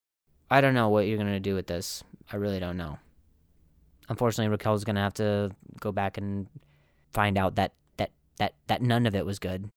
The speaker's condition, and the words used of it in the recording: Stuttering. And I think the reason it's been able to improve is because I've just given less and less of a shit about people like you.